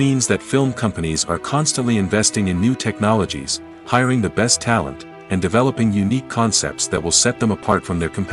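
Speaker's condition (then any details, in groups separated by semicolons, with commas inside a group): No condition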